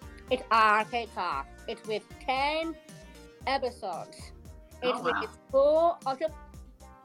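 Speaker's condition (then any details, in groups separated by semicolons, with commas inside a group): Down syndrome; present from birth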